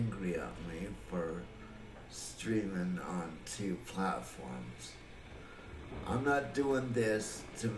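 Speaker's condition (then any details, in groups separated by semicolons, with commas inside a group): Cerebral palsy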